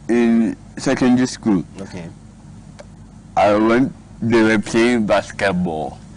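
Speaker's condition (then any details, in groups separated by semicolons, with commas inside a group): Cerebral palsy; past speech therapy, speech now quite clear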